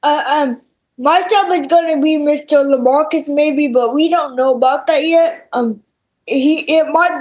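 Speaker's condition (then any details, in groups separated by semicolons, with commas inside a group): Cerebral palsy; walking affected, uses aid to help walking; age 11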